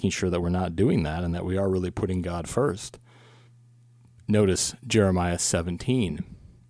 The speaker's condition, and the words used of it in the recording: No condition.